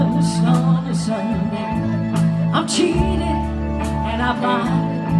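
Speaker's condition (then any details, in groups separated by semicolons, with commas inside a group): No condition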